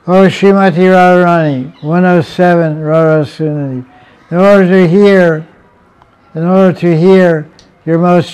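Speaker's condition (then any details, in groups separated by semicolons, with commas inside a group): Deafness; relies on audience feedback for volume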